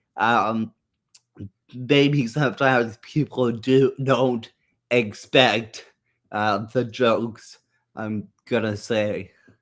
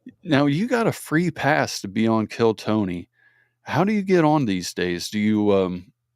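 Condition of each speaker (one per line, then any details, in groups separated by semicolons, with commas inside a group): Muscular dystrophy; diagnosed age nine or ten, medication for spasms, mild
No condition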